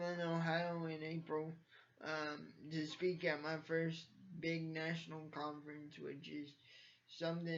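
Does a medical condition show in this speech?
Yes: cerebral palsy; from birth, uses wheelchair.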